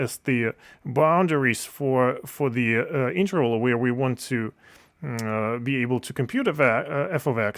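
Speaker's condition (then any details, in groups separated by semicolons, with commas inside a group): No condition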